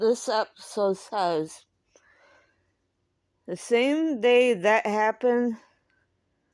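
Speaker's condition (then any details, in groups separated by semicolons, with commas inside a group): Cerebral palsy; speaks differently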